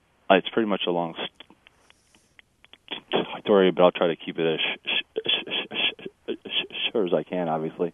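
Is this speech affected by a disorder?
Yes: stuttering; stuttering since earliest memory, past speech therapy, none since about age 25-26; still stutters as adult, acceptance and openness said to improve fluency; blocks, fluent when singing or rapping, very fluent watching breathing and phrasing words; here blocks.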